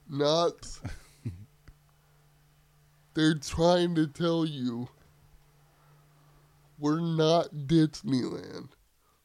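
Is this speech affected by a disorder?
Yes: cerebral palsy; wheelchair user.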